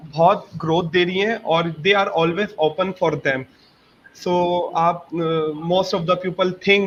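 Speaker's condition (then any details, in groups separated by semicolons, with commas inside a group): No condition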